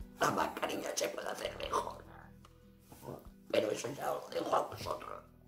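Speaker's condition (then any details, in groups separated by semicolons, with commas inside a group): Oesophageal voice; laryngeal cancer, entire larynx removed, permanent neck breathing opening; unable to speak three weeks post-surgery, learned esophageal voice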